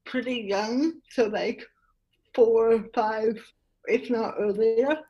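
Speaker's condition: Cerebral palsy; spastic tetraplegia from birth

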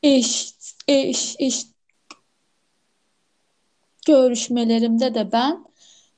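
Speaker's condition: Stuttering; stuttering since before choosing a career; stutters a lot at present; frequent sound and part-word repetitions, repeated initial syllables, filler sounds; repeated sounds, repeated words, prolonged sounds

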